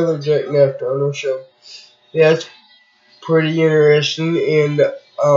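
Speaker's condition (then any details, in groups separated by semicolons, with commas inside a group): Cerebral palsy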